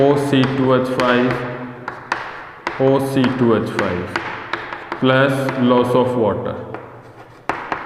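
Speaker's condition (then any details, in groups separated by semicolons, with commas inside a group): No condition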